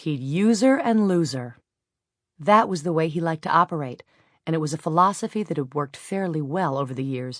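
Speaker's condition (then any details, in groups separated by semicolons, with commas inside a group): No condition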